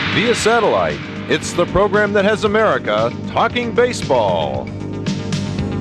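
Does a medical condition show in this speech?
No.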